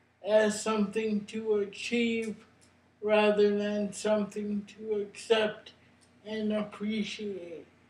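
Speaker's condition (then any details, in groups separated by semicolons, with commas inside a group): Cerebral palsy; brain injury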